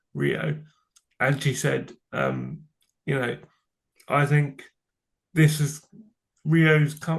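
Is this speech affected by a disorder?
Yes: cerebral palsy; from birth.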